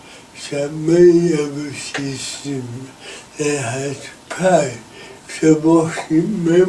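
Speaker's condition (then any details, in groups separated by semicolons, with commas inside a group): Cerebral palsy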